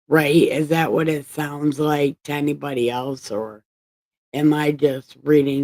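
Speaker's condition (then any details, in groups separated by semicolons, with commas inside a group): Brain injury; about 10 years after injury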